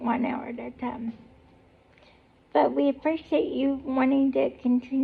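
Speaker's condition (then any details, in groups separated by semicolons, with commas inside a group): Cerebral palsy; able to talk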